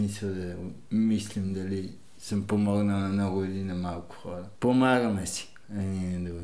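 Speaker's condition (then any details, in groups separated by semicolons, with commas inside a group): Cerebral palsy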